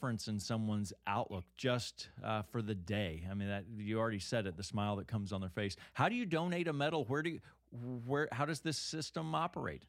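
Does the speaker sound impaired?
No.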